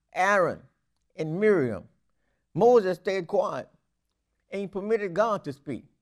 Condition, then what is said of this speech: No condition.